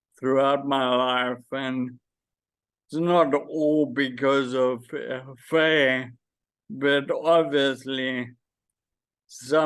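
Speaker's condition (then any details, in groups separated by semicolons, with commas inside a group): Friedreich's ataxia; does voice exercises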